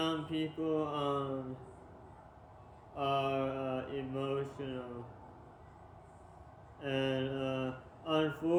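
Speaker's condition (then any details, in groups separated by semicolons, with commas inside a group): Tongue cancer surgery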